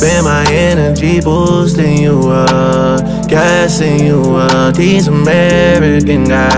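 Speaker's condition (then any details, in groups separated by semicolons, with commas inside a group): No condition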